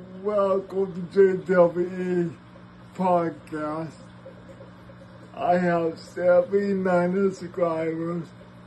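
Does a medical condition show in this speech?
Yes: cerebral palsy.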